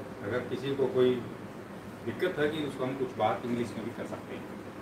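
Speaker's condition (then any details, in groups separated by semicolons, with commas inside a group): No condition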